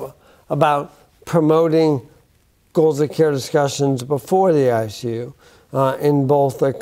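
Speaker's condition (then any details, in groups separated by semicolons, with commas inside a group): Bulbar onset ALS; affects speech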